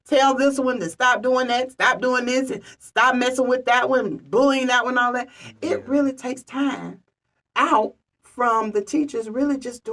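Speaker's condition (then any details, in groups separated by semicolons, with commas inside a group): No condition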